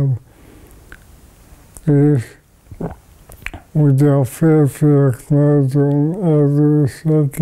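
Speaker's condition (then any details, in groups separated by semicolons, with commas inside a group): ALS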